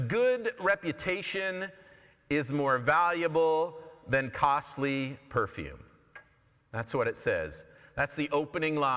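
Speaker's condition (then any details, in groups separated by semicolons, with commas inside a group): No condition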